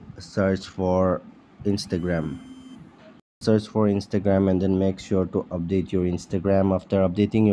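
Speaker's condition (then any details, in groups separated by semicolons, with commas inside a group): No condition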